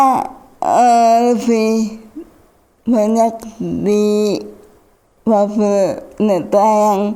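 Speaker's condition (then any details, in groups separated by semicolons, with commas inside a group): Cerebral palsy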